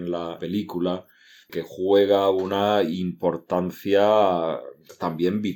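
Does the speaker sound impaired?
No.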